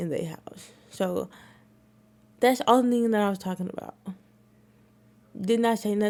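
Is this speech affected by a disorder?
Yes: cerebral palsy.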